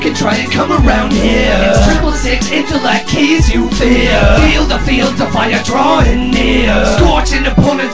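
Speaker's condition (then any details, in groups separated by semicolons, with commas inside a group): No condition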